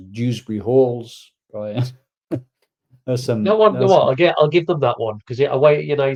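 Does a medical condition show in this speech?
No.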